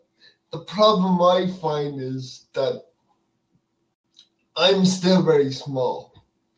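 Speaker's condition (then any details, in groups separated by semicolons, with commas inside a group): Cerebral palsy; speech affected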